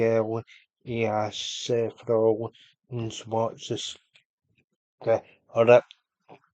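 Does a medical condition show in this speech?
Yes: cerebral palsy; unable to walk.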